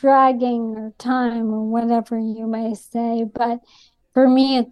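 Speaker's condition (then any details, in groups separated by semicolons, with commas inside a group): ALS; atypical young woman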